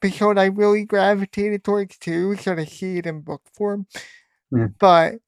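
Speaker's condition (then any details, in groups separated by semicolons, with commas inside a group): Cerebral palsy; since birth, uses wheelchair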